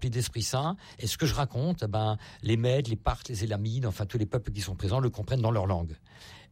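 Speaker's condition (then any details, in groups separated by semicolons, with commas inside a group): No condition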